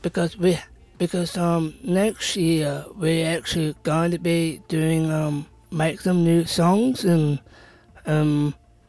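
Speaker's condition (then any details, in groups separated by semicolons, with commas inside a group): Down syndrome; not always understood by others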